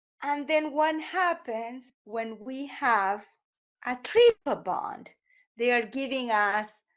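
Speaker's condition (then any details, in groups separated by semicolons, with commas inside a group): No condition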